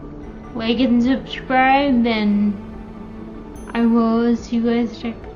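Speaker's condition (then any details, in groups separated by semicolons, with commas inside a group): Friedreich's ataxia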